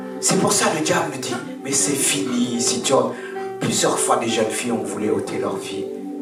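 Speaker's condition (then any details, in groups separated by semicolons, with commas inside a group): No condition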